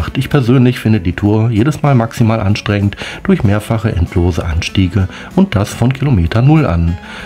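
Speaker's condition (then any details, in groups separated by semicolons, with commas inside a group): No condition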